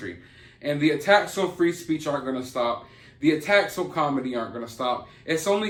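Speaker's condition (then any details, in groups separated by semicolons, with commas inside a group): No condition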